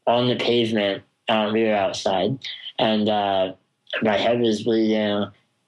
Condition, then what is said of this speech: Spinal muscular atrophy. To my jaw and my tongue, which obviously affects my ability to talk, which is why I may sound a little difficult to understand at times.